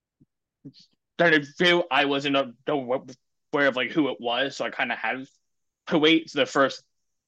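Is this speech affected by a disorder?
Yes: stuttering; lifelong stuttering, father also stutters; words sometimes take longer to come out, may look tense when getting stuck; here repeated sounds, prolonged sounds.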